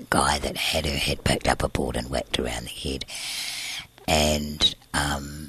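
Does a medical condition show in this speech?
Yes: tracheostomy and scarred vocal cord, laryngeal cysts, surgical vocal cord scarring; voice sounds different, presses on tracheostomy tube, later surgery left voiceless eight months, used voice machine.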